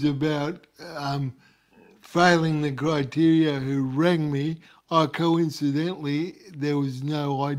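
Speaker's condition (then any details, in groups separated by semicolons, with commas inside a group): Cerebral palsy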